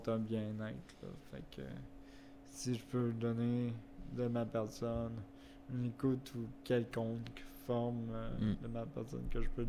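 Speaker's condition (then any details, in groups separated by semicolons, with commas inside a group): Cerebral palsy; wheelchair use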